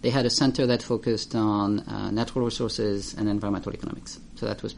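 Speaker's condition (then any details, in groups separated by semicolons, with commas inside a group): No condition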